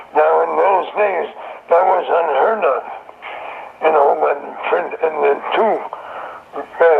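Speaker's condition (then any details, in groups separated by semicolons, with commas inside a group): Throat cancer; survivor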